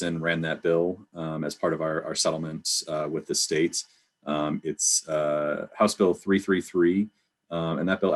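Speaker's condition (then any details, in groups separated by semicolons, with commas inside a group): No condition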